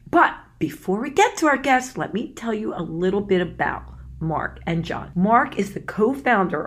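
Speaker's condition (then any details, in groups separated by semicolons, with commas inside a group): No condition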